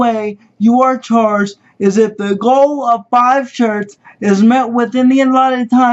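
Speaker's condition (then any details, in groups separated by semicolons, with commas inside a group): Cerebral palsy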